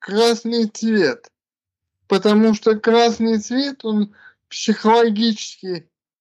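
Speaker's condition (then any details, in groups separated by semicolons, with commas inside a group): Cerebral palsy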